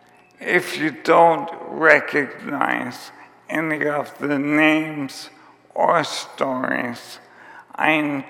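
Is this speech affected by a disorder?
Yes: ALS; onset with tiredness and clumsiness.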